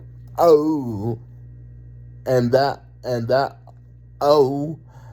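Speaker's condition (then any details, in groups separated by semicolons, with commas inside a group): Cerebral palsy; talks very well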